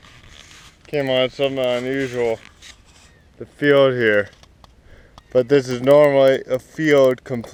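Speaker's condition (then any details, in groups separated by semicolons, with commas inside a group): Cerebral palsy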